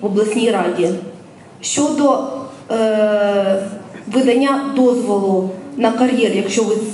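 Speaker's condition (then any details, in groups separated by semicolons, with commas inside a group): No condition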